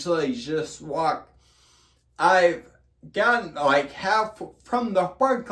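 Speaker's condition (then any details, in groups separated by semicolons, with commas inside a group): Brain injury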